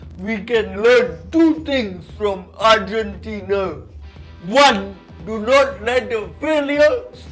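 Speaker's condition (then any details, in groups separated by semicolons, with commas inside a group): Cerebral palsy; from birth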